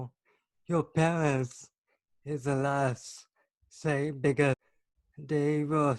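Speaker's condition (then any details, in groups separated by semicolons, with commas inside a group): Cerebral palsy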